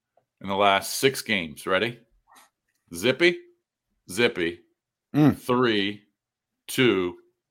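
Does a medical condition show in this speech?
No.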